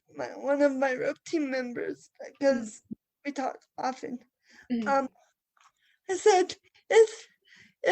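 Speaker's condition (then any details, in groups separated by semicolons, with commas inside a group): Cerebral palsy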